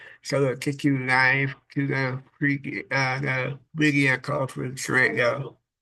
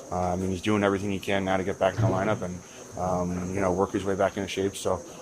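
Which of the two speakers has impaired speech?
The first: cerebral palsy; from birth, affects brain and body muscles.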